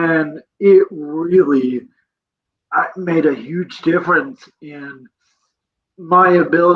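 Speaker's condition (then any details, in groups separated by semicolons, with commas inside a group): Cerebral palsy; present from birth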